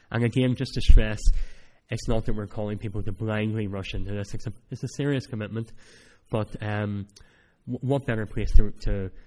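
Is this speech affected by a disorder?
Yes: cleft palate; speech not that clear at times.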